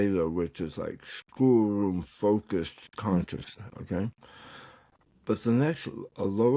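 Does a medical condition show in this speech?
Yes: tongue cancer; recovering, tongue exercises.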